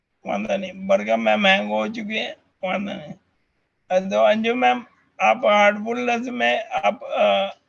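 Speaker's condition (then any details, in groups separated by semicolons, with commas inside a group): Motor neurone disease; voice strong and loud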